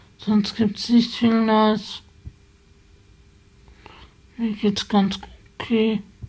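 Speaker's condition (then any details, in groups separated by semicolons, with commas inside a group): Spasticity from birth; multiple sclerosis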